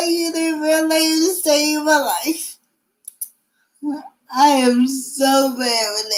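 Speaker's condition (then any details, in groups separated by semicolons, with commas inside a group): Cerebral palsy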